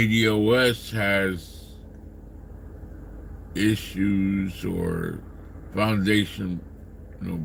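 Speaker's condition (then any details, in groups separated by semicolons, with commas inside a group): Slurred speech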